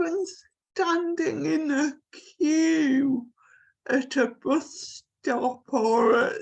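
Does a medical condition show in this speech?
Yes: cerebral palsy.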